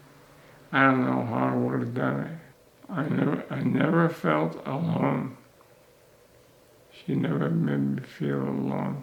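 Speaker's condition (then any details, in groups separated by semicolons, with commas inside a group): Chronic progressive multiple sclerosis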